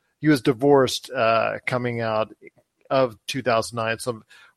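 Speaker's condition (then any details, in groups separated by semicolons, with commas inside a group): No condition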